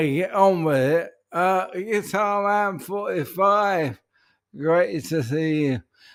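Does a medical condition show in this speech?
Yes: ALS; voice may sound peculiar.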